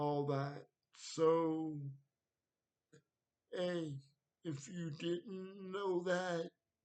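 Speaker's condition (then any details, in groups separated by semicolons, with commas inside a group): Cerebral palsy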